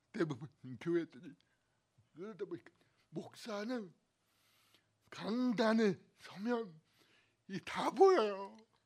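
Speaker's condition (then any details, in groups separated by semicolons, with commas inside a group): Cerebral palsy; lifelong pain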